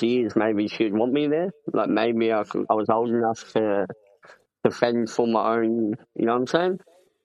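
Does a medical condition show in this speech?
Yes: cleft palate; congenital, upper lip joined to nose at birth, required a lot of care.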